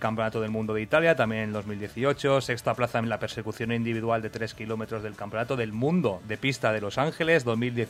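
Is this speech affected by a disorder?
No.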